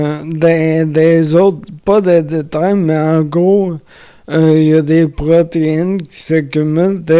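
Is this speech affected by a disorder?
Yes: amyotrophic lateral sclerosis.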